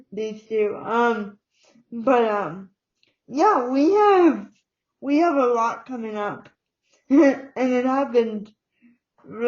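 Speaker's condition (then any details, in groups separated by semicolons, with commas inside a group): Cerebral palsy; uses wheelchair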